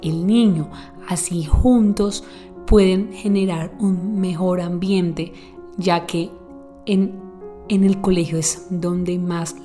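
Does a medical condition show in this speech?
Yes: stuttering; stuttering since childhood, supported at school by teacher Profe Marta; stutters openly in public, 'mm' filler hesitations before words, minor repetitions; here prolonged sounds.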